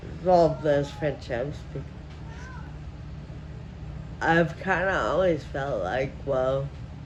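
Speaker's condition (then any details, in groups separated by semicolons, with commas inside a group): Friedreich ataxia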